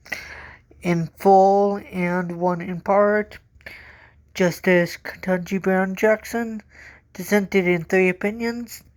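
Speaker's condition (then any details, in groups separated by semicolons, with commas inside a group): Cerebral palsy; from birth, walks with walker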